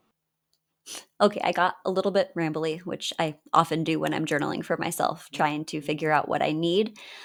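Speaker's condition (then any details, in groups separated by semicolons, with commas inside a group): No condition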